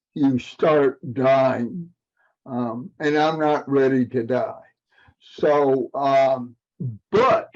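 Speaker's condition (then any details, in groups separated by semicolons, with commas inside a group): Cerebral palsy; aging adult, past 40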